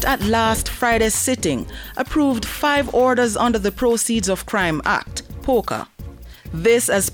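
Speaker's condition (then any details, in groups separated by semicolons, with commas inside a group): No condition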